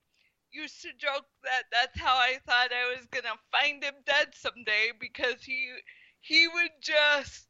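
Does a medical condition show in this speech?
Yes: spastic quadriplegic cerebral palsy; diagnosed at one year.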